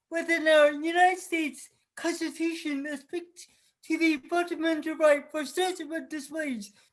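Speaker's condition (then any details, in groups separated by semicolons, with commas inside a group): Cerebral palsy; from birth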